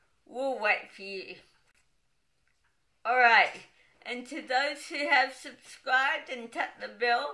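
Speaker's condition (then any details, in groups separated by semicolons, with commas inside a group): Cerebral palsy, dystonic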